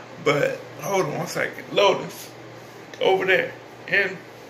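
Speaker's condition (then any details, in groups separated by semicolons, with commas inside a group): Cerebral palsy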